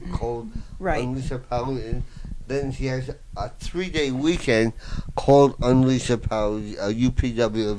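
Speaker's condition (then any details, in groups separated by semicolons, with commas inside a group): Voice box damage, traumatic brain injury; voice box partially damaged by fireman's trach tube, traumatic brain injury from smoke inhalation in fire; tbi found 3-4 years ago, rehabilitation services, fine motor loss, half lung capacity lost, cannot handwrite; difficulty talking, lost singing voice, slight speech impediment, listeners misjudge as mentally impaired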